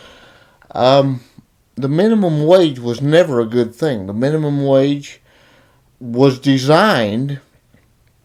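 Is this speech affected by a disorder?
Yes: cerebral palsy; reports speaking clearly.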